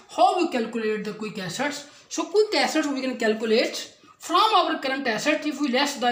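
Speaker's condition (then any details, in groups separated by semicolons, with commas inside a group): No condition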